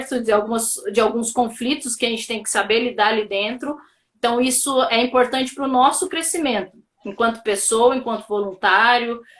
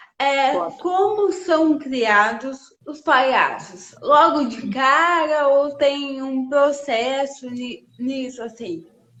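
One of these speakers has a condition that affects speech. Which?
The second: cerebral palsy; present since birth, uses wheelchair.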